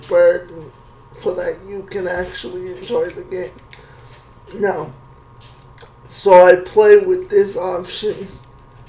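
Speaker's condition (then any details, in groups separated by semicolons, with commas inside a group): Cerebral palsy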